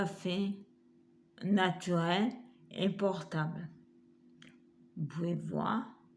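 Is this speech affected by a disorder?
Yes: multiple sclerosis; wheelchair, hand difficulties.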